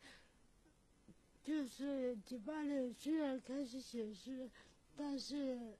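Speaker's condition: Cerebral palsy; impaired mobility

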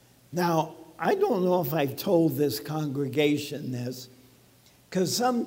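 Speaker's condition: ALS; talks funny

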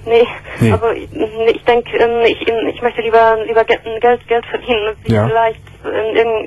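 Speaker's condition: Stuttering; developmental stutter since starting to speak, speech therapist in primary school, special school including stutterers; learned technique in Bonn after school, relapse, stopped technique; stutters somewhat, relatively fluent per host, nervous on air; repeated sounds, repeated words

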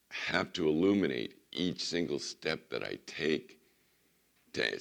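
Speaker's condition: Vocal cord surgery recovery; voice not ready for full message, doctor limits teaching to 10-15 minutes

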